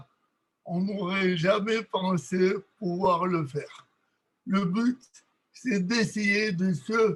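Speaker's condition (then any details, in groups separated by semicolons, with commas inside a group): Cerebral palsy; from birth, lack of oxygen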